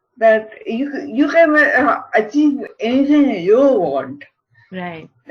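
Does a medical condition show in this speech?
Yes: cerebral palsy; mild speech problem.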